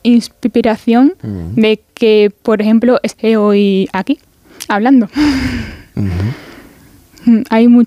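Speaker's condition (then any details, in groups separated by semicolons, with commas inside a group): Stuttering; since childhood, at twelve told nothing more could be done, worse in adolescence, more exposure; prolonged sounds, blocks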